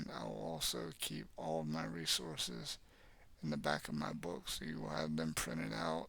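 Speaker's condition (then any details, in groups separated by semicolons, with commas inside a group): Cerebral palsy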